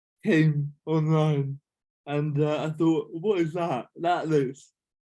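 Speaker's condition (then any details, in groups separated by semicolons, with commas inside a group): Cerebral palsy; cerebral palsy, affects hands, types with two index fingers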